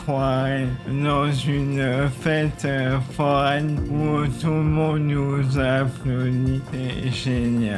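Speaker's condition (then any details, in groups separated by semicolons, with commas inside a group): ALS (maladie de Charcot); uses wheelchair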